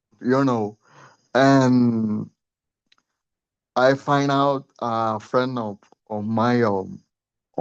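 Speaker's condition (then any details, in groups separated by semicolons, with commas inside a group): Cerebral palsy; since five months old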